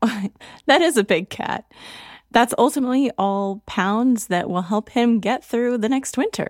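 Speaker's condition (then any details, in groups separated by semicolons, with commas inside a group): No condition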